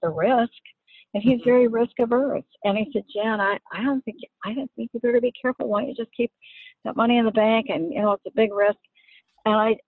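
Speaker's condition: No condition

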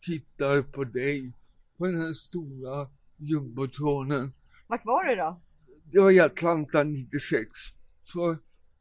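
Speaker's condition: Cerebral palsy; present from birth, caused by not breathing for first 45 minutes of life; cramps, worse in cold, lives in Thailand because Sweden too cold

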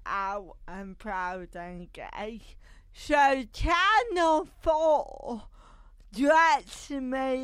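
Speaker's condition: Cerebral palsy

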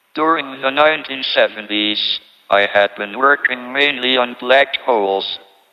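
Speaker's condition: ALS, tracheotomy, speech-generating device; tracheotomy after critical pneumonia during CERN visit, computerized speech synthesizer; speaks only through computerized speech synthesizer with American voice; lost voice due to tracheotomy, robotic American-accented synthesized voice, earlier natural speech deteriorated

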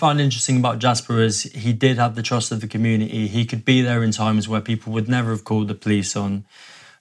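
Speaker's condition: No condition

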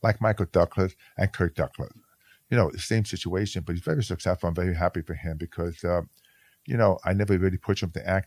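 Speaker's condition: Hearing loss; severe speech impediment as a child

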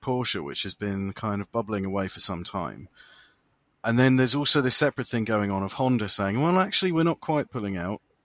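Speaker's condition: No condition

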